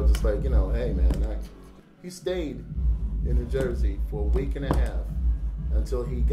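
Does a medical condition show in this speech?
No.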